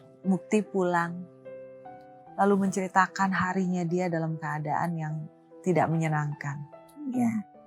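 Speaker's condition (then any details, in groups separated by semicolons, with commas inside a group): No condition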